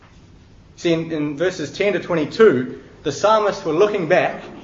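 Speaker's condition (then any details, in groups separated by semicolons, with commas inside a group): No condition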